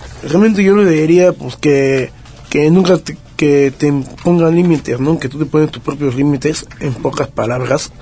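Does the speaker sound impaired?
Yes: Down syndrome; congenital, trisomy 21, age 24.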